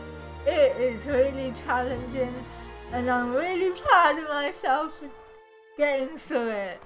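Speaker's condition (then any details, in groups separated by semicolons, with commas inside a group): Cerebral palsy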